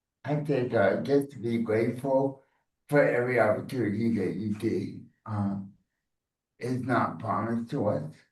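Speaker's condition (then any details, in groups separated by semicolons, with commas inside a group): Cerebral palsy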